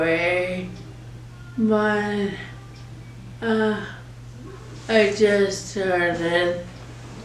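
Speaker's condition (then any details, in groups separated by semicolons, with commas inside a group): ALS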